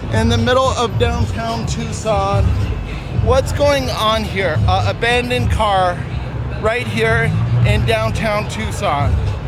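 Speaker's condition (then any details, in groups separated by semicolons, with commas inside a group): No condition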